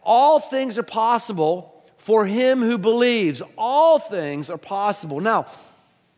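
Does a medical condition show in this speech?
No.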